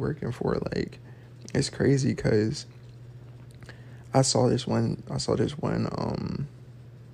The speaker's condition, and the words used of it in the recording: None; typical speech.